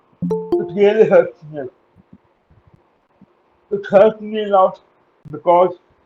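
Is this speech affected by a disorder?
Yes: cerebral palsy; uses wheelchair.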